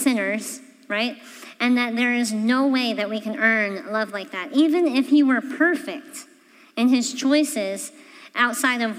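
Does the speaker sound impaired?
Yes: cleft palate; congenital.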